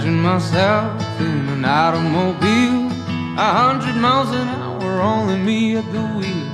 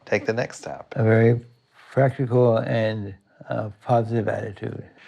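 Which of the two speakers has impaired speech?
The second: Parkinson's disease; progressive symptoms, no deep brain stimulation surgery.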